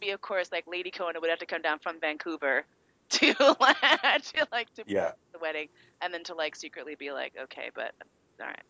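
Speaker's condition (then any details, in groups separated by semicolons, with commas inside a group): No condition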